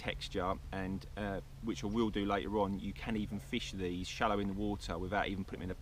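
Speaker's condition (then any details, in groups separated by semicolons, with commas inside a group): No condition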